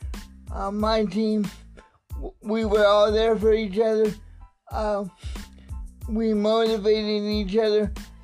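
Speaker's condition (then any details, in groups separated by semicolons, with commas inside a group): Cerebral palsy; present from birth, electric wheelchair since age 6, racing chairs pushed by runners with Ainsley's Angels of Oklahoma; cannot read article himself, mother reads it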